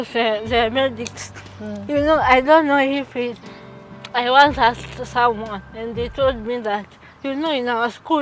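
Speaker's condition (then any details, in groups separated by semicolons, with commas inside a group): Cerebral palsy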